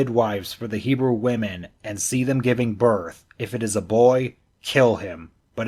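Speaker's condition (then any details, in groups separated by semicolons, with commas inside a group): No condition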